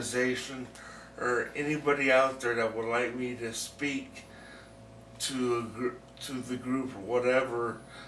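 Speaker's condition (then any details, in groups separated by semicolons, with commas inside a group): Brain injury; accident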